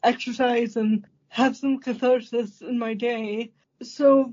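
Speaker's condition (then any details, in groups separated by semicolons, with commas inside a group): Cerebral palsy; congenital, manual wheelchair most of early life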